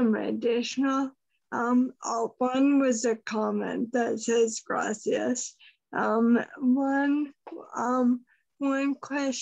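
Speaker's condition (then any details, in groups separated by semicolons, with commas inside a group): Friedreich's ataxia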